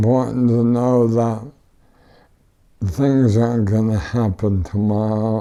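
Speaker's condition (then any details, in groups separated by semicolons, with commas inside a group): ALS; tracheotomy, wheelchair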